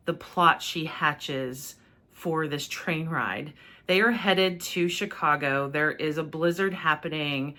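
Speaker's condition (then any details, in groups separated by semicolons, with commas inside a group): No condition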